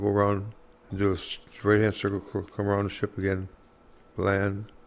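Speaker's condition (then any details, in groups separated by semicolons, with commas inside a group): Parkinson's disease; hard time talking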